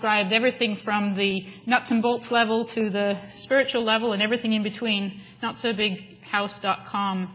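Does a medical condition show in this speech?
No.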